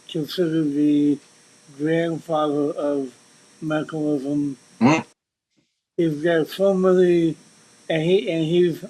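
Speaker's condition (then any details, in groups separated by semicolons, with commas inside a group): Cerebral palsy; speech impediment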